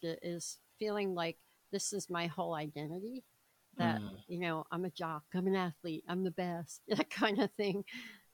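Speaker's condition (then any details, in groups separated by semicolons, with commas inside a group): Cleft palate, severe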